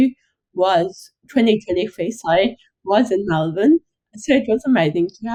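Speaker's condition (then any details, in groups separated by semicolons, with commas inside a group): Ataxic cerebral palsy; caused by brain tumour surgery at 18 months, balance, coordination affected; after childhood brain tumour surgery; affected, speech therapy in early childhood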